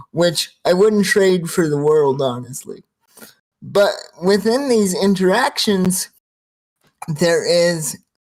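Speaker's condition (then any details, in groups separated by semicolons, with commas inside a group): Cerebral palsy, spastic quadriplegia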